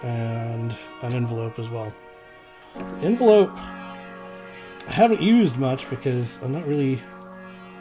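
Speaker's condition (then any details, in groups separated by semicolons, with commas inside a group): No condition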